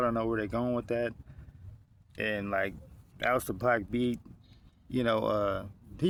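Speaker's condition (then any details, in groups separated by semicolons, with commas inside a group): No condition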